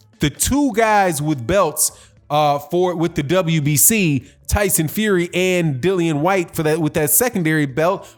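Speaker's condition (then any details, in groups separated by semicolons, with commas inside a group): No condition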